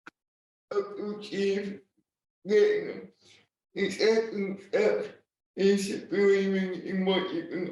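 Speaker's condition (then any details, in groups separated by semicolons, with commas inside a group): Cerebral palsy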